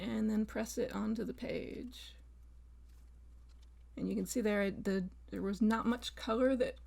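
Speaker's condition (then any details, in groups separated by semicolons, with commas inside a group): No condition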